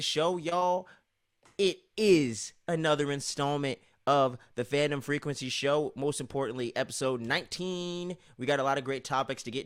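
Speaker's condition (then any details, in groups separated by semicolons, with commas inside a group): No condition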